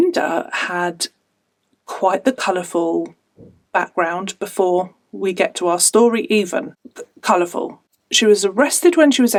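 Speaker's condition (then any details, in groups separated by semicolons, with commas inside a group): No condition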